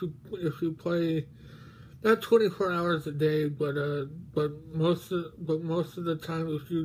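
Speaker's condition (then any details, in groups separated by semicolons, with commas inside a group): Mobius syndrome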